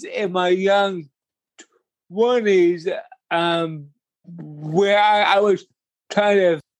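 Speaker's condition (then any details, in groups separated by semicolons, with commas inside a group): Cerebral palsy; cerebral palsy since childhood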